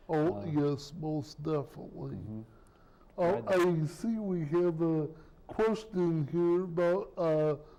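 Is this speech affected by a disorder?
Yes: cerebral palsy; speech impairment.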